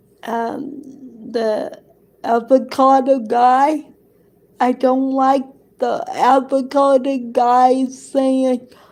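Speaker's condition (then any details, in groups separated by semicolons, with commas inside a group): Cerebral palsy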